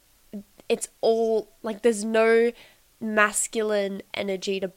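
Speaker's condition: No condition

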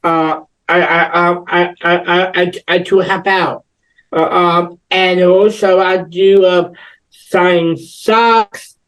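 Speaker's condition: Down syndrome; hesitant, repeats words and fillers, short phrases

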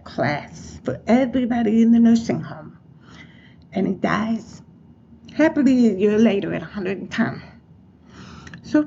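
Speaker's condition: Profound deafness, acquired, profound

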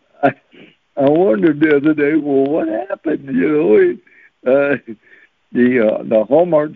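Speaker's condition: Cerebral palsy; since birth

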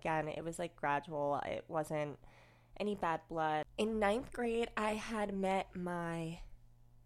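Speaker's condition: Cleft lip and palate, unilateral

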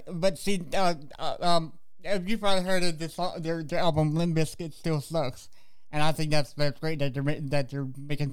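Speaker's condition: Cerebral palsy; walks with walker

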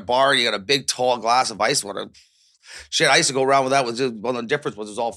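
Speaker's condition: No condition

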